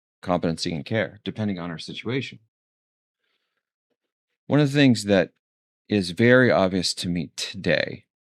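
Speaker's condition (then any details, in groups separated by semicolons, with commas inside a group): No condition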